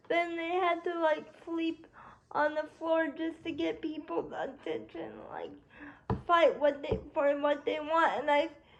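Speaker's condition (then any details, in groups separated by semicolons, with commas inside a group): Cerebral palsy; spastic quadriplegia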